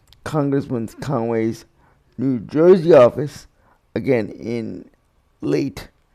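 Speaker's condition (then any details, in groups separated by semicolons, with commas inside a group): Cerebral palsy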